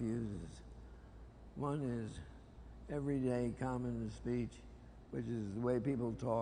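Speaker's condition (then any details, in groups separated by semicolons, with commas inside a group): Parkinson's disease; diagnosed 20 years ago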